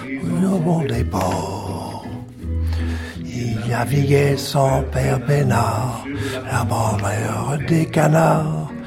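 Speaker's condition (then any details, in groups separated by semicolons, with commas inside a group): Stroke with aphasia; stroke at 49 at Mayan site in Yucatan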